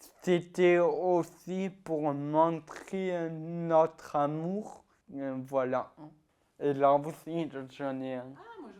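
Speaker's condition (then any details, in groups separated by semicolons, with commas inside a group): Ataxia-telangiectasia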